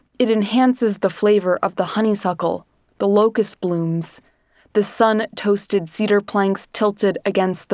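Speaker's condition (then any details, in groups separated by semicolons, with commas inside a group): No condition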